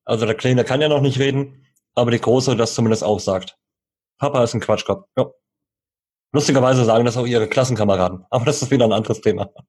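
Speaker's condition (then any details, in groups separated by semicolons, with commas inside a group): Cleft lip and palate, cleft lip, jaw and palate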